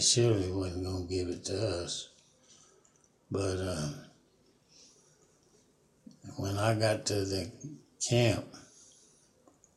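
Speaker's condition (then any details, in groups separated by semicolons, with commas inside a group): Parkinson's; no broken bones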